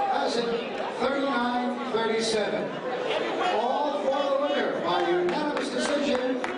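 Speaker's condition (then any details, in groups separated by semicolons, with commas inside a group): No condition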